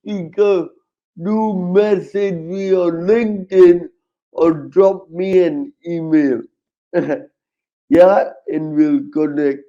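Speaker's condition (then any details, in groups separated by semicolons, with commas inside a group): Cerebral palsy, severe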